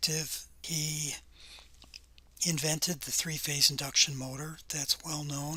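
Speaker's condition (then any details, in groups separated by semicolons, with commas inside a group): No condition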